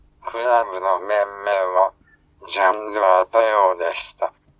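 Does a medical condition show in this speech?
Yes: ALS, through a speech-generating device.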